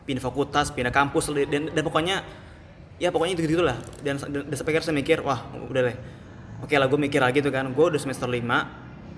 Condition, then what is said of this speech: Stuttering. Jadi memang kadang-kadang tuh bisa muncul tuh di kondisi-kondisi memang yang gak nyaman tadi karena juga di, di kondisi yang, yang misalkan kita ketemu dengan orang baru bisa juga